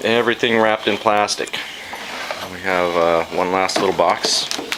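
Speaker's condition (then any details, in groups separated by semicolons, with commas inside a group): No condition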